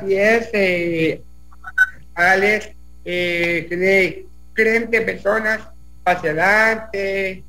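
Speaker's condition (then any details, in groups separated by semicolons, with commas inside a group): Down syndrome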